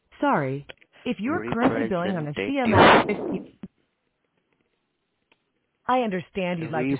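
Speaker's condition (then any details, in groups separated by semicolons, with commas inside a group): No condition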